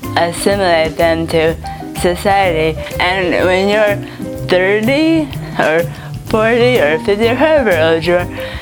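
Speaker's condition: Traumatic brain injury; significant traumatic brain injury, hit by speeding driver turning left, not breathing until CHP tilted head; obvious speech impediment

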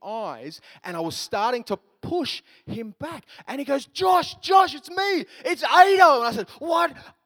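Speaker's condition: No condition

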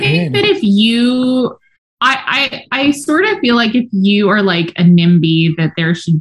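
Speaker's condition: No condition

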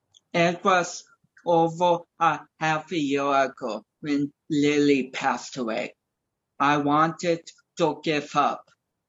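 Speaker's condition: Cerebral palsy; speech affected

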